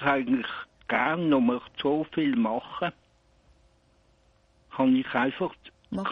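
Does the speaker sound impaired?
Yes: oral cavity cancer, partial glossectomy; oral cavity cancer diagnosed 2 years ago at about 56, half of tongue removed, neck opened surgically, tracheotomy; torn diaphragm, cannot breathe properly, not expected to improve.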